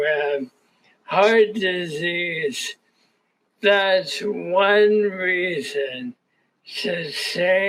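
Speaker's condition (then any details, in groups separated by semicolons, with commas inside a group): ALS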